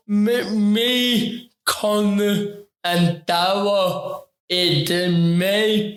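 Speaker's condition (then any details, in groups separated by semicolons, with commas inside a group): Ataxic cerebral palsy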